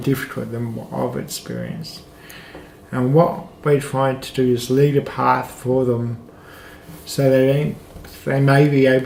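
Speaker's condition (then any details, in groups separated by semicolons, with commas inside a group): Cerebral palsy, mild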